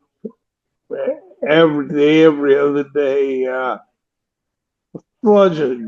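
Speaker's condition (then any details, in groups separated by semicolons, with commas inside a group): ALS; about 18 months since onset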